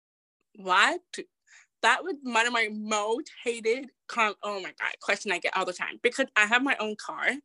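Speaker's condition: Deafness

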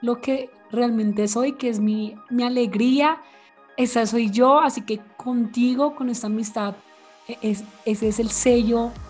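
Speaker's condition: Stuttering; severe stuttering, long-standing, speech therapies with friend's help; stutters while giving public conferences, working to improve; audible stuttering in public speaking, uses smile while stuttering; repeated sounds, repeated words

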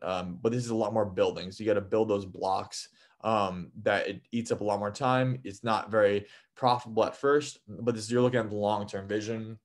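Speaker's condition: No condition

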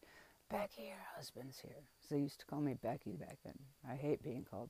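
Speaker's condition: No condition

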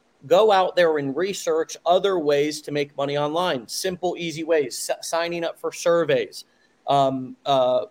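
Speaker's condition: No condition

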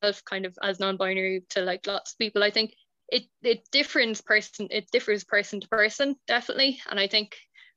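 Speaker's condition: No condition

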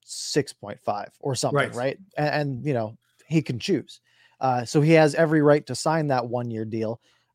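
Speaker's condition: No condition

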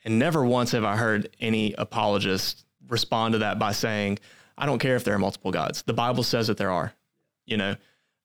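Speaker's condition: No condition

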